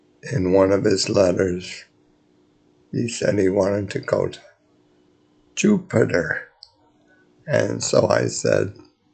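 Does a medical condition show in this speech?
Yes: multiple sclerosis.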